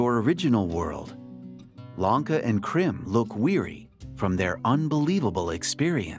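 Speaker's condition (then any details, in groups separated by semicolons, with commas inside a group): No condition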